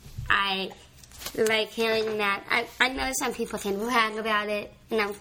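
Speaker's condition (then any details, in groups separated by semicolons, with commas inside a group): Down syndrome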